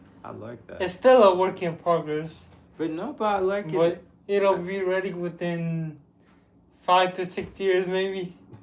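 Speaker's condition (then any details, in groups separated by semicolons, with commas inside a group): Cerebral palsy; with developmental delay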